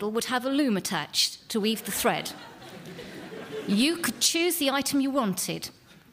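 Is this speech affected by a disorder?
No.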